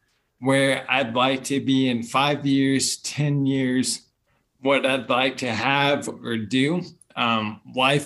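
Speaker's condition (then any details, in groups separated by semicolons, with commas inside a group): Bulbar onset ALS; speech problems first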